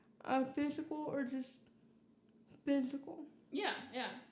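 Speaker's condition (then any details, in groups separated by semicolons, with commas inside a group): Cerebral palsy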